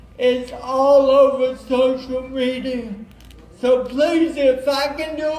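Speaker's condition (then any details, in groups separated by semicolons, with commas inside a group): Cerebral palsy; since birth, brain damage at birth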